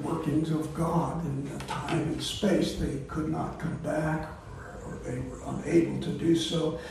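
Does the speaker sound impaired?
Yes: voice disorder; not contagious.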